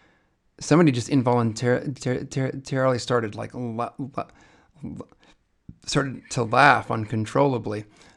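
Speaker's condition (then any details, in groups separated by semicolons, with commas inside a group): Stuttering; speech therapy approach of advertising stuttering openly; stutters noticeably when co-presenting with wife Talia on stage, stutters deliberately as a joke; repeated sounds, repeated words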